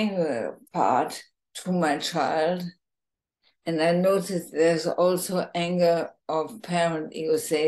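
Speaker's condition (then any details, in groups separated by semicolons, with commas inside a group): ALS, bulbar form, bulbar onset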